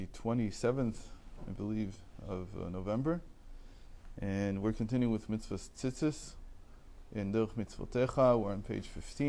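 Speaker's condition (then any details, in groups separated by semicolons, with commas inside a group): No condition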